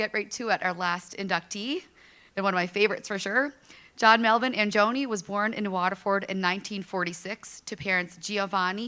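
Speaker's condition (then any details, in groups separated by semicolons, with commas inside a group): No condition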